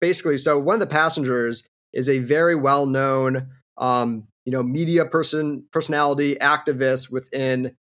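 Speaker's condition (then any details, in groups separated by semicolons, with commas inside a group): No condition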